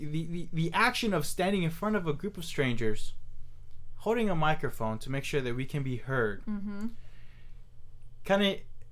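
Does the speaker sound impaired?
No.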